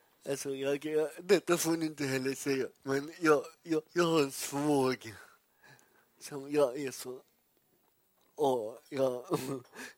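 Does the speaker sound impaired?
Yes: cerebral palsy; much improved through practice.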